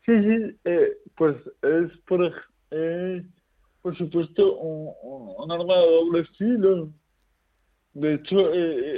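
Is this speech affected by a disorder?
Yes: cerebral palsy; nervous system damage, mainly physical effects, no intellectual disability, 57% registered disability.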